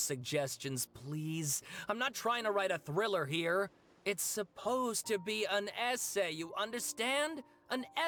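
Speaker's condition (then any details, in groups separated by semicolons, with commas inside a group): No condition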